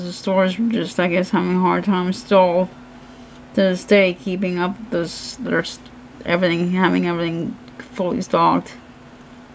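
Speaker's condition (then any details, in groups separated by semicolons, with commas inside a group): Cerebral palsy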